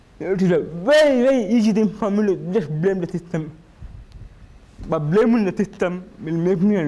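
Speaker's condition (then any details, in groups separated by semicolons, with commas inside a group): Cerebral palsy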